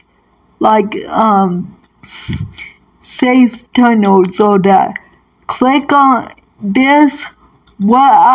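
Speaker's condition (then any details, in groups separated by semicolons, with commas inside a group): Cerebral palsy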